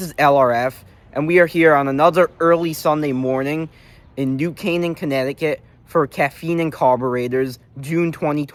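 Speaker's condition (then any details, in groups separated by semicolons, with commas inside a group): No condition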